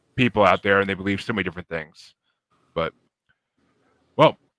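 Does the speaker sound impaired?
No.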